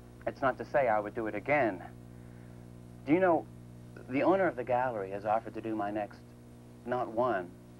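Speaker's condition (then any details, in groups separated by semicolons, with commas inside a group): No condition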